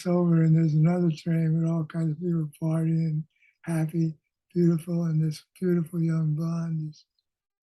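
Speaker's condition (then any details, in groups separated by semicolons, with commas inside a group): Parkinson's disease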